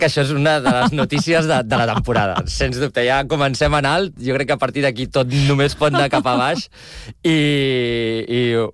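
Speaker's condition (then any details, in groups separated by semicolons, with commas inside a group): No condition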